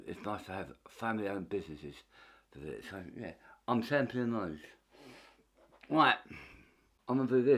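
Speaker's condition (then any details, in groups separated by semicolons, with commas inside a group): Tongue cancer; half tongue removed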